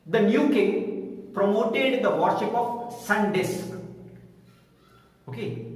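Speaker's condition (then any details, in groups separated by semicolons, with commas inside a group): No condition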